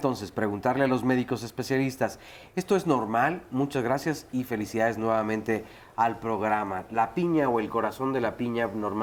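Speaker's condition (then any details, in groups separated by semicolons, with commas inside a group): No condition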